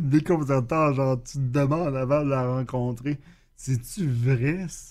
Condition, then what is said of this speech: Cerebral palsy. Je trouve ça fascinant de t'entendre ce soir et surtout impressionnant parce que malgré la problématique qui exacerbe ton quotidien, tu t'exprimes vraiment bien, tu as un bon vocabulaire.